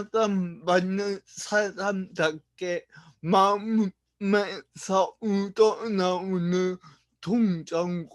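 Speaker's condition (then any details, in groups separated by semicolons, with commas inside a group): Brain lesion disability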